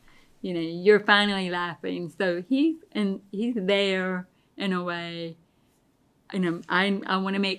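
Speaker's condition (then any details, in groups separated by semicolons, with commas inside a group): Deafness; pretty bad tinnitus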